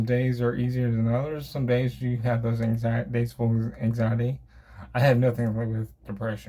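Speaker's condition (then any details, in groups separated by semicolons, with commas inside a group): Cerebral palsy; from birth, affects motor skills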